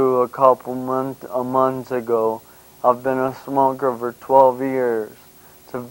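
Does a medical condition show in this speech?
Yes: brain injury.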